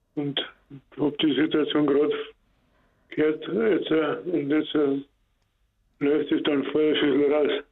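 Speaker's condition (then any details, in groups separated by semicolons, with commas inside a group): Parkinson's disease; about 10 years since onset, uses rollator, incontinence worsened past year, notices urge late, diaper pants; calling from bathroom, leaking urine during call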